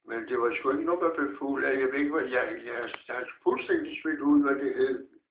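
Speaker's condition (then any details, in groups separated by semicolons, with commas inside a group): Parkinson's disease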